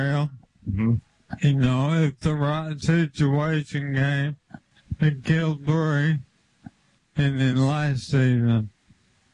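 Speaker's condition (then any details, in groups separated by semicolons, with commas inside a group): ALS; limb onset, left hand weakness first, spread through left arm, slight right leg symptoms; progressive, diagnosed at Duke after exclusion testing, three neurologists, physical therapy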